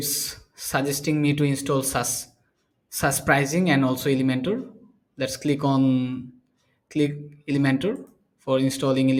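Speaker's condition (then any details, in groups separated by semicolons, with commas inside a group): No condition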